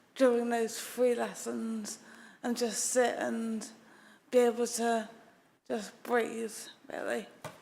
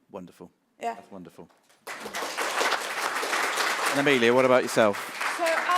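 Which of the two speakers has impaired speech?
The first: acquired brain injury; car accident; could not talk for nearly two years.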